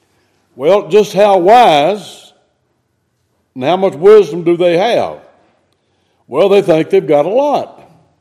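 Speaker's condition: No condition

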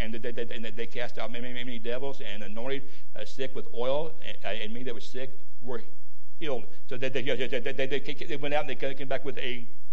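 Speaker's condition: Stuttering; stutter as usual way of talking, recent neck surgery; throat may get scratchy during talk, Halls lozenges at hand; worse when unwell, mistaken for stroke by Life Squad paramedics; repeated sounds, repeated words, prolonged sounds

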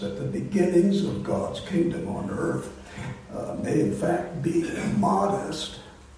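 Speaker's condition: Voice disorder; not contagious

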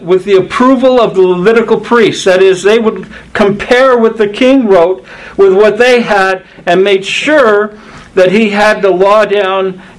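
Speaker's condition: No condition

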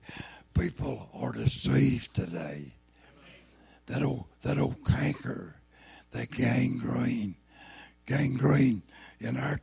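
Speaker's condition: Throat cancer, lost vocal cord; tumor grew from just over one to two inches in about two months

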